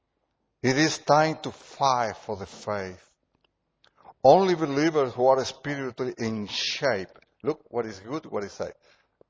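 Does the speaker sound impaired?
No.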